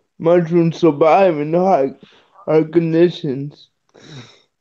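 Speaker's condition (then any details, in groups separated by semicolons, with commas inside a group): Cerebral palsy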